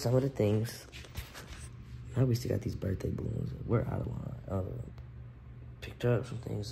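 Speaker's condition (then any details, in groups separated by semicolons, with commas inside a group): No condition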